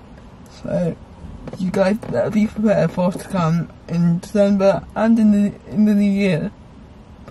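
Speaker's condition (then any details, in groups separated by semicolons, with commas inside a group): Cerebral palsy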